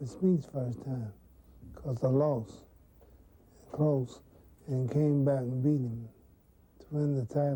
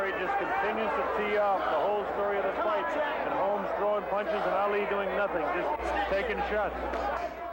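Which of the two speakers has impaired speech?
The first: Parkinson's syndrome; no weakness, no tremor, mild; sometimes slurred speech.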